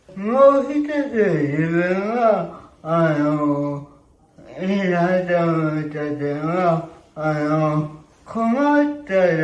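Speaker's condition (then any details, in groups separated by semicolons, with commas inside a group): Cerebral palsy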